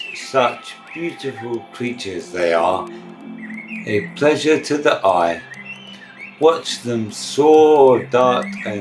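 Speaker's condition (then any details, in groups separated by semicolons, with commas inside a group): ALS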